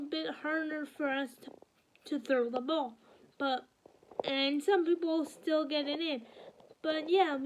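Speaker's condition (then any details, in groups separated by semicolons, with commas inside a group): Cerebral palsy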